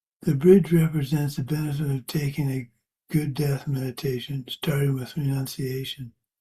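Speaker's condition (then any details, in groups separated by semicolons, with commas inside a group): Parkinson's; age 73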